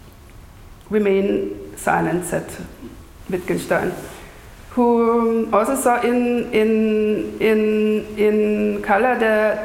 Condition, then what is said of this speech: Stuttering. I stutter myself in case you haven't noticed yet.